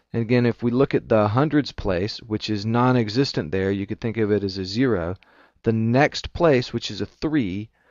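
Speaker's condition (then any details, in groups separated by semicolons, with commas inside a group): No condition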